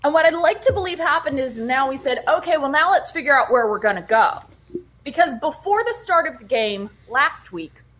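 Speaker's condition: No condition

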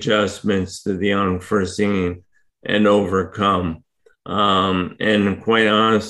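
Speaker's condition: ALS; diagnosed with ALS last year; uses power wheelchair for mobility; difficulty speaking for long periods

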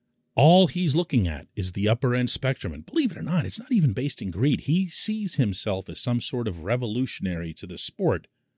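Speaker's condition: No condition

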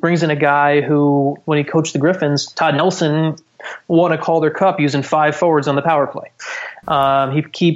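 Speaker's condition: No condition

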